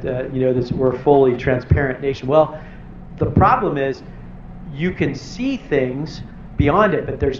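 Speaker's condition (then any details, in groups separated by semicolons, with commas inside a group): No condition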